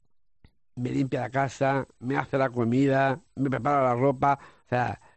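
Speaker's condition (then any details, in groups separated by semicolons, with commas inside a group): Down syndrome; congenital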